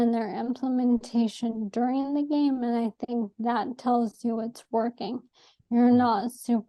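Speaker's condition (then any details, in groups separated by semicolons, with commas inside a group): ALS; atypical case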